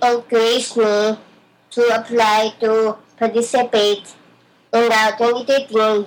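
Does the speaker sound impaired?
Yes: Down syndrome; regular speech therapy, reading practices, public speaking and mc work to build confidence; some speech difficulties due to condition.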